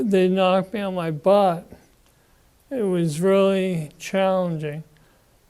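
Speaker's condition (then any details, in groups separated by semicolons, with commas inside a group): Parkinson's disease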